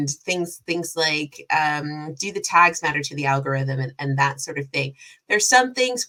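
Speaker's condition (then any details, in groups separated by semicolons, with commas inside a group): No condition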